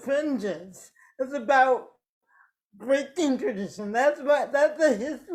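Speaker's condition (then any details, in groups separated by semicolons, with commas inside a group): Cerebral palsy; affects speech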